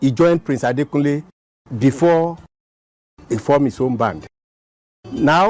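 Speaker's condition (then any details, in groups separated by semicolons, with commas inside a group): No condition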